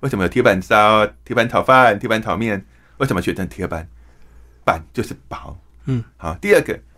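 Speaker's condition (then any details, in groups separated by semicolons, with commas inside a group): Hearing impairment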